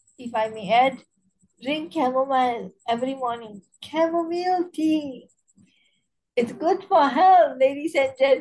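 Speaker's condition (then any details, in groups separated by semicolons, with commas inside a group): Cerebral palsy spastic quadriplegia; diagnosed in infancy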